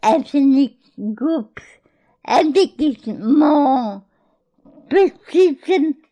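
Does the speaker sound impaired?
Yes: cerebral palsy; cerebral palsy since birth, born in Greece; speech problems when young, began talking after attending Gruella school.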